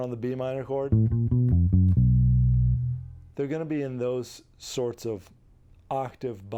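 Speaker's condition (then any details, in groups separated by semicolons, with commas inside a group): No condition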